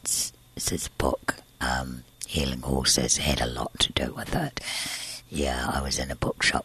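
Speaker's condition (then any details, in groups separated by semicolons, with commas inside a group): Tracheostomy and scarred vocal cord, laryngeal cysts, surgical vocal cord scarring; airway very narrow from surgery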